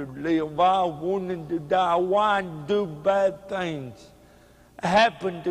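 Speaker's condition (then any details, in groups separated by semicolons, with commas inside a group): Cerebral palsy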